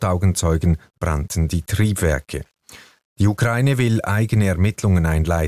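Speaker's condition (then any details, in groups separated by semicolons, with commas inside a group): No condition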